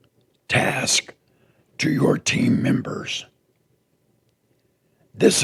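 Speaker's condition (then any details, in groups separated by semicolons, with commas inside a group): Throat cancer; tracheostomy tube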